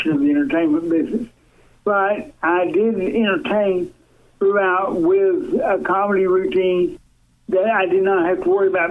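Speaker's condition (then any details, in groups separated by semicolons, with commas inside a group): Cerebral palsy, severe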